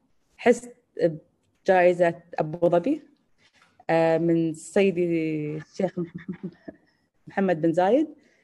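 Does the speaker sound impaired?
Yes: stuttering; stutter since childhood; here prolonged sounds.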